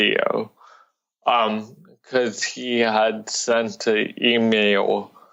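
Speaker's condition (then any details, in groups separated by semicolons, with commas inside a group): Cerebral palsy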